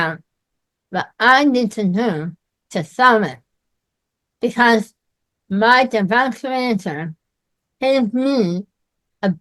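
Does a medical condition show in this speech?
Yes: myasthenia gravis.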